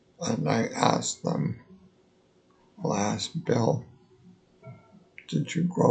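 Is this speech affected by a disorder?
Yes: multiple sclerosis; lives in care home.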